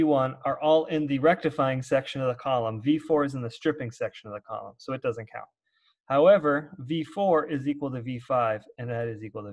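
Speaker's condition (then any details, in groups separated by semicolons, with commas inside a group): No condition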